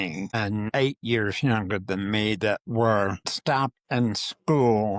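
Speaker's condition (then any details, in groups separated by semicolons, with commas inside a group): Parkinson's disease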